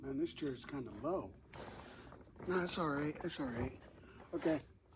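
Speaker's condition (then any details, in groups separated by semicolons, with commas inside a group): No condition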